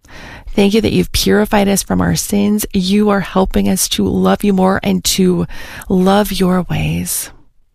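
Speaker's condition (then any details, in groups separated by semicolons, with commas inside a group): No condition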